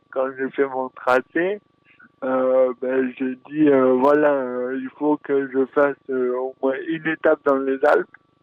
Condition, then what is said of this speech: Dystonia. Donc, la dystonie, c'est une maladie neurologique qui, euh, pour ma part, impacte euh, à des troubles de l'élocution et de la motricité fine.